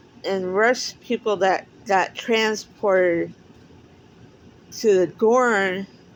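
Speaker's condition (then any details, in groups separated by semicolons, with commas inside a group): Cerebral palsy; speaks differently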